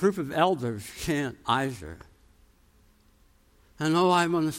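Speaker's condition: Tongue cancer, jaw reconstruction

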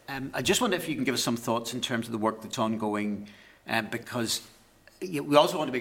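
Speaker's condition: No condition

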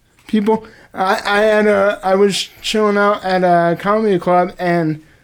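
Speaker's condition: Cerebral palsy, spastic

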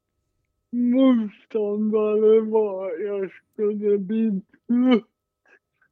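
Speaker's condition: Cerebral palsy, mild

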